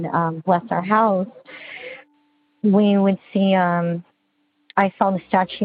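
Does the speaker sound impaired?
Yes: bilateral cleft lip and palate; congenital, multiple surgeries from 3 days old until age 16.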